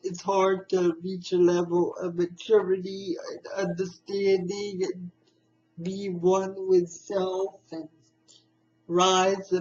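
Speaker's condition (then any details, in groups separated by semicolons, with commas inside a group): Spastic cerebral palsy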